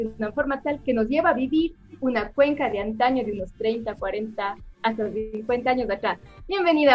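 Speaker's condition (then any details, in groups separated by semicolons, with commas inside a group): No condition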